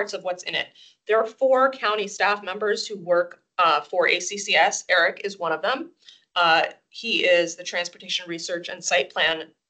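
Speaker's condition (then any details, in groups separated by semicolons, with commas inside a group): No condition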